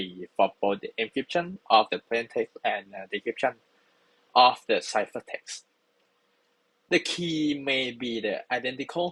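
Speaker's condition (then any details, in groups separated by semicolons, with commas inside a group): No condition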